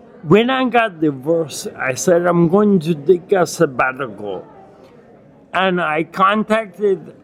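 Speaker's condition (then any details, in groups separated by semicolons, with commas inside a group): Acquired ataxia with dysarthria, acquired; Lance-Adams syndrome; daily poor balance and hand coordination, told no cure or medication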